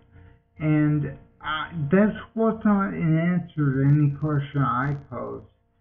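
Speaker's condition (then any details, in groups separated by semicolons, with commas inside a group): Multiple sclerosis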